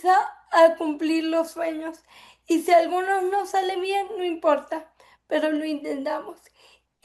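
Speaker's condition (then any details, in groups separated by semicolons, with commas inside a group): Cerebral palsy; affects speech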